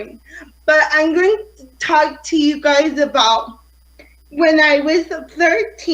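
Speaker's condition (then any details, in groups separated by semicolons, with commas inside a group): Cerebral palsy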